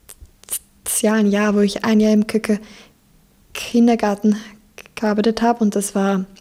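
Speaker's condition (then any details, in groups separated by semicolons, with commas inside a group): Stuttering; since childhood, twin brother also stutters, logopedist taught speech techniques, in puberty blocks on every second word; markedly milder than before, severity varies with daily condition; blocks running into one another without technique, tiring, fluent and halting phases; repeated sounds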